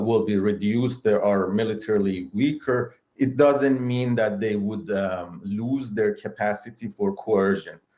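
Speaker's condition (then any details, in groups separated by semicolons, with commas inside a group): No condition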